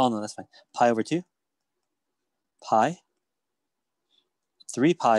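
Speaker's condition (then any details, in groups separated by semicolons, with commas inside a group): No condition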